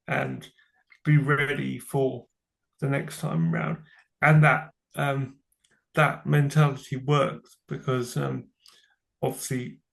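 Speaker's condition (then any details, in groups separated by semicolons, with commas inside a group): Cerebral palsy; from birth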